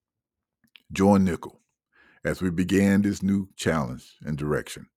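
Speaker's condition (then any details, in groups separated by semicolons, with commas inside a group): No condition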